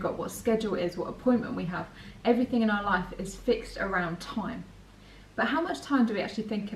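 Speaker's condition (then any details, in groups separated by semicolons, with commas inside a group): No condition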